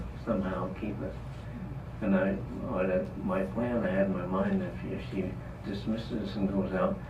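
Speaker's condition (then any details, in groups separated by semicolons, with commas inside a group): Parkinson's disease; trouble talking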